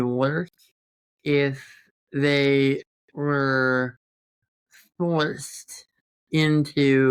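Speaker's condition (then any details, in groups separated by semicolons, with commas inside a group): Congenital muscular dystrophy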